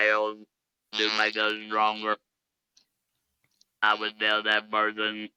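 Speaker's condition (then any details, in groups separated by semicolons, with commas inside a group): Laryngectomy, electrolarynx; no normal speech, robotic sound, hard to understand at first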